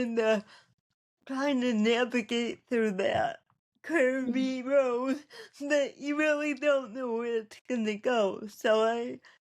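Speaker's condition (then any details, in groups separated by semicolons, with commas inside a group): Cerebral palsy; from birth; sounded out of breath learning to talk, had speech therapy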